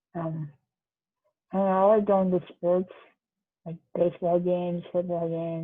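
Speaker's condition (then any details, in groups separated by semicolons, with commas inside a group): Duchenne muscular dystrophy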